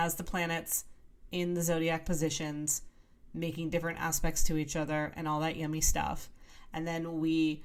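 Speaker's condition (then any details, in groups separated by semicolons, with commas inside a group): No condition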